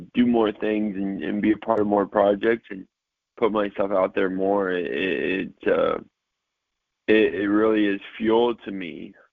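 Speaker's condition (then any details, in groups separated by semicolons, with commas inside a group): Cerebral palsy, mild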